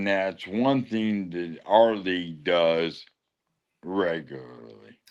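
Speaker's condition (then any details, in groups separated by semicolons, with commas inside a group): Lou Gehrig's disease (ALS)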